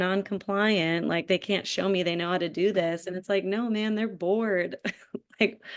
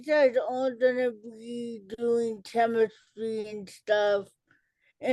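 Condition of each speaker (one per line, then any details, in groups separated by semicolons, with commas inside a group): No condition
Cerebral palsy; childhood speech delay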